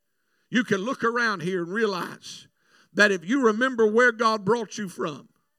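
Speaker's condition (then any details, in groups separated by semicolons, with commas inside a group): No condition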